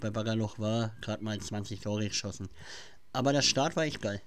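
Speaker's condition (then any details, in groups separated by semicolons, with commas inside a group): Cleft palate; since childhood, still present; speech impediment, listener messages said cannot be heard, mimicked at school, class laughed at reading aloud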